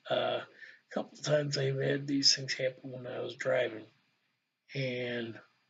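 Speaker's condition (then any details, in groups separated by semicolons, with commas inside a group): Ataxia; balance and speech deficit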